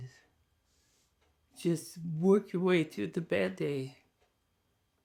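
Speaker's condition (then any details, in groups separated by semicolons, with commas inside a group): ALS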